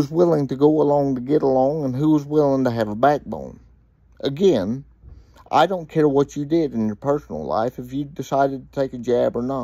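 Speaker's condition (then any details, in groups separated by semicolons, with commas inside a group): Cerebral palsy; uses wheelchair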